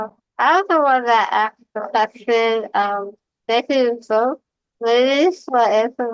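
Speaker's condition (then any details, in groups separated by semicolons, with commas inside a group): Spastic quadriplegic cerebral palsy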